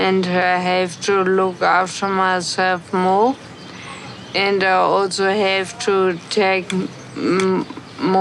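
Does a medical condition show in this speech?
Yes: brain injury; acquired, accident; intensive inpatient rehab, responding well.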